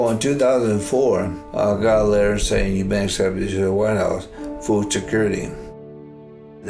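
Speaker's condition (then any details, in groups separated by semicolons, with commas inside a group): Amyotrophic lateral sclerosis; progressive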